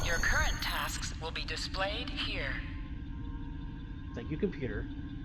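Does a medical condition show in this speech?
No.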